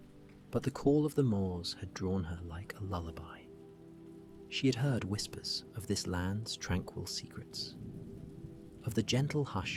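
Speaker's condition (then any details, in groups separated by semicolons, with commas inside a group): No condition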